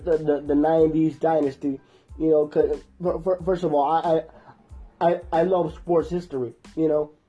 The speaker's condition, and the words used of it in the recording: Stuttering. But you know, I stutter, you know, let's get started anyway, okay?